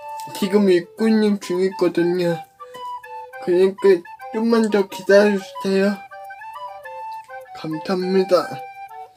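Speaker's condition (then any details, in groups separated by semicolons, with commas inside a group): Cerebral palsy; brain lesion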